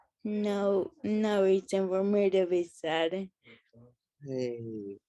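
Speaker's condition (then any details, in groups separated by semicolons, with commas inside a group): Friedreich's ataxia; genetic progressive neuromuscular, spinal fusion with rod; onset age 2, diagnosed age 5, uses walker, rod broken; slurred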